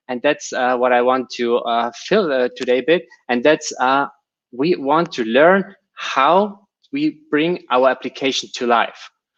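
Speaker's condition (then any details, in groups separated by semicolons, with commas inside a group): No condition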